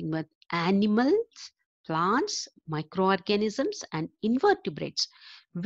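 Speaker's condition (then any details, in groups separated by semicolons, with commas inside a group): No condition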